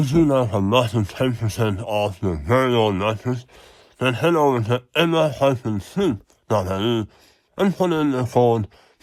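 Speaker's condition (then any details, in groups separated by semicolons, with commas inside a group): Mouth cancer surgery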